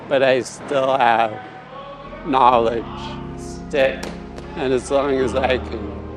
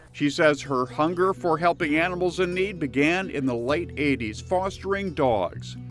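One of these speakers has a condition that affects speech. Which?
The first: ALS; over 5 years since diagnosis, wheelchair user; losing voice, uses headset with speaker.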